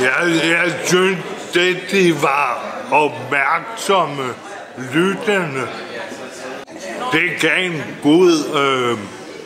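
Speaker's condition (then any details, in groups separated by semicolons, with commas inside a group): Brain injury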